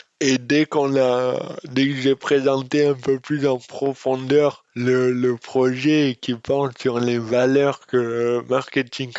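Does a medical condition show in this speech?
Yes: dystonia; speech disorder.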